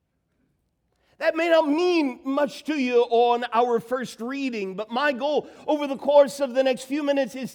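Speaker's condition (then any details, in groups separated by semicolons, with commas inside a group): No condition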